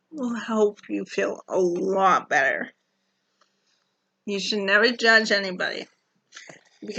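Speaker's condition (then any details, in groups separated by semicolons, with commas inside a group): Cerebral palsy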